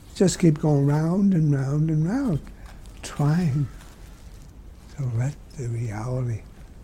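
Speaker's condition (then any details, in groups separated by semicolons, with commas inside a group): ALS; diagnosed by muscle biopsy and EMG, fatal, progressive, began with poor sleep, walking badly, tripping, stumbling; progressively worsening, physical decline, progressively disabled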